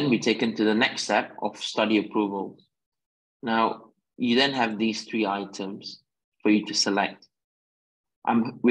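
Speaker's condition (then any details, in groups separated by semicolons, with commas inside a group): No condition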